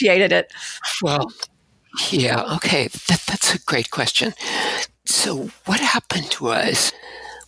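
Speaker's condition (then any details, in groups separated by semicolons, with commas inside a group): Abductor spasmodic dysphonia; voice lost shouting over rock music, diagnosed Fresno State, two damaging surgeries, last 12 years ago; significant vocal tremor since last surgery, breathiness from vocal folds opening involuntarily; staccato speaking style, shaky tremor when syllables lengthened, voice worse during university years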